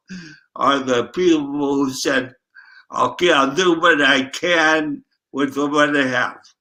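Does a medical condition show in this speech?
Yes: traumatic brain injury, ataxic.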